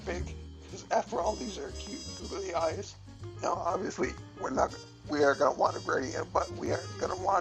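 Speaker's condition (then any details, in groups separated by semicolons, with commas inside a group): Cerebellar ataxia from brain tumour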